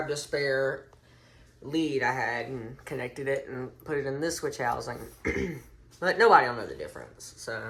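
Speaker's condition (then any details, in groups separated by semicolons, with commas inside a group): No condition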